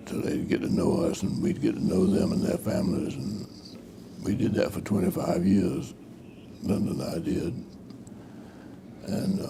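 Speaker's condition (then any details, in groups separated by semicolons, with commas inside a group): Parkinson's disease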